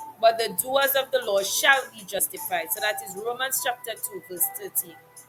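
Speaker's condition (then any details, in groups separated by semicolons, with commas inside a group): No condition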